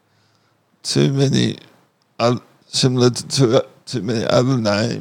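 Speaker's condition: Cerebral palsy; cerebral palsy affecting the muscles

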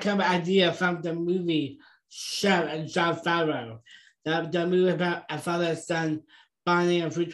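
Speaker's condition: Down syndrome; young adult man; speaks for himself in short answers

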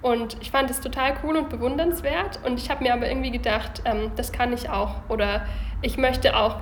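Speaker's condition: No condition

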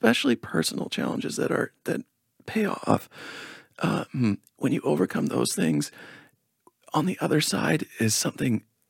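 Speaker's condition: Spasmodic dysphonia; lower voice inconsistent

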